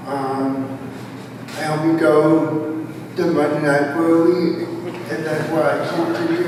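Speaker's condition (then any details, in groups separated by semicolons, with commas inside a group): Cerebral palsy, spastic quadriplegia; voice not always strong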